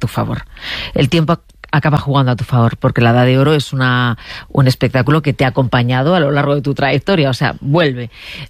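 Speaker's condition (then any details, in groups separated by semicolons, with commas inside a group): No condition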